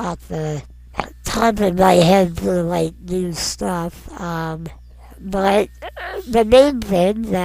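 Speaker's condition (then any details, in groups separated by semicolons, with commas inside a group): Non-progressive muscular dystrophy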